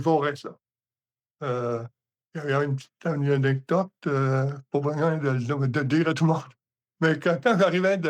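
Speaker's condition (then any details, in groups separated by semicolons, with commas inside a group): Hemiparalysis; muffled speech, like hot potato in mouth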